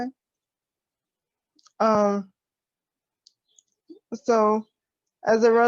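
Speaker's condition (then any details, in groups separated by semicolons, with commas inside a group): Cerebral palsy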